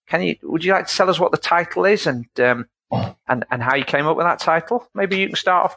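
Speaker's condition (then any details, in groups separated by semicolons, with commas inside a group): No condition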